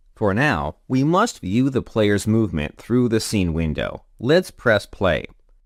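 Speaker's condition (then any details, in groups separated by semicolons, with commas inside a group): No condition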